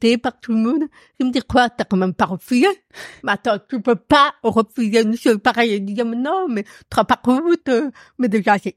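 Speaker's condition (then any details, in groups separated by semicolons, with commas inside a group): Profound deafness; noticeable to everyone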